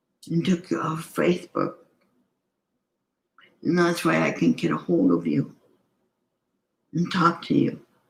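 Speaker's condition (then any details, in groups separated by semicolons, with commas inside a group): Cerebral palsy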